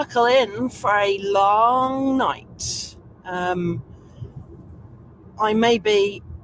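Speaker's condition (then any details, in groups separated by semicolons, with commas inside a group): No condition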